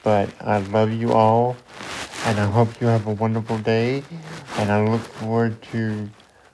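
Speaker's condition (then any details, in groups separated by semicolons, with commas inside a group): Cerebral palsy; cerebral palsy since birth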